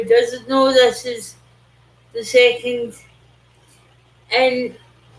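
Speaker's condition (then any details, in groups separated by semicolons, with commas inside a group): Cerebral palsy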